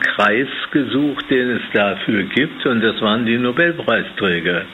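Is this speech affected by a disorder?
Yes: Parkinson's disease; years of hand tremor holding a glass, dismissed as stage fright, diagnosed by neurologist after examination; aged 80, Professor Volkmann of Würzburg University involved.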